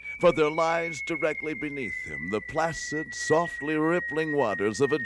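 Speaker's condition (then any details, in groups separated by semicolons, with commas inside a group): No condition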